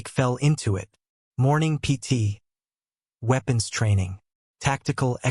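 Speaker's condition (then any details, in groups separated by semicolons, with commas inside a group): No condition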